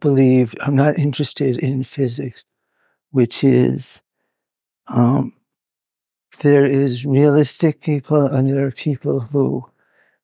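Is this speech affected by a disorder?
Yes: Parkinson's; now openly shown.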